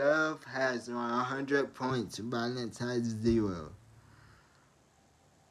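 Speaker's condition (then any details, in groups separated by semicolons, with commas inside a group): Traumatic brain injury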